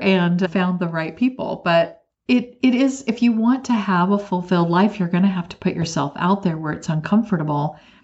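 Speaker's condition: No condition

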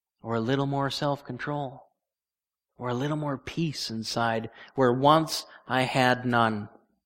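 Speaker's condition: No condition

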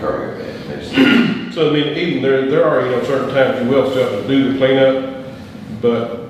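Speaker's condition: No condition

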